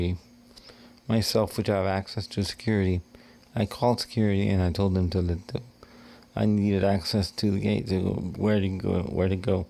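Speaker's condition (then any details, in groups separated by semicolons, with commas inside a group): Cerebral palsy; wheelchair user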